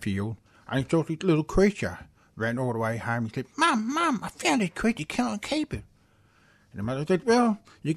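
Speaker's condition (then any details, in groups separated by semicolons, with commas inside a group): Hearing loss with cochlear implants; asks others to speak slowly, struggles when people talk quickly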